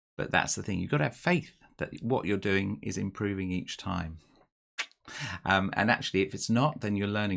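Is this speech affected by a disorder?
No.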